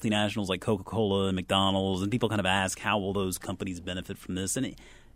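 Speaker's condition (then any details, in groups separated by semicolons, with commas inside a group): No condition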